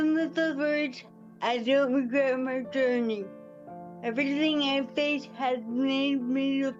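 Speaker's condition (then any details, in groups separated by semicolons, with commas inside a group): Wilson disease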